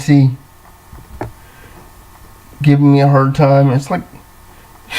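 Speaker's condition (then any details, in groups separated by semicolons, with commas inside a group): Cerebral palsy, spastic diplegia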